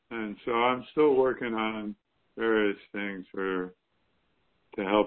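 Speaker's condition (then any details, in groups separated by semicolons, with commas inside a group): Parkinson's disease; past acupuncture without benefit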